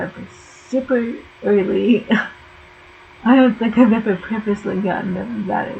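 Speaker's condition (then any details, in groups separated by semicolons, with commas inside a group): Cerebral palsy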